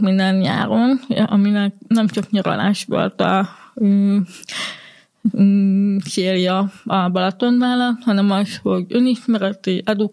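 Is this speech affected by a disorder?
Yes: hearing impairment; grew up hearing-impaired in mainstream integration.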